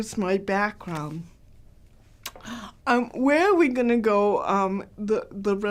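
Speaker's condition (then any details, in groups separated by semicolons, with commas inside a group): Cerebral palsy, mild; hard to understand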